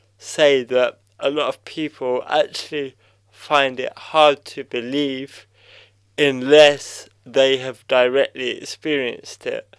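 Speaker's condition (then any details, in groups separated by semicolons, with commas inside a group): Cerebral palsy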